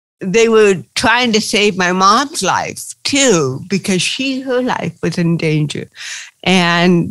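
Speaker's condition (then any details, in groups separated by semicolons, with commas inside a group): Cerebral palsy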